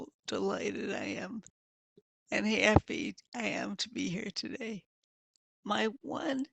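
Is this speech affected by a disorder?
Yes: multiple sclerosis.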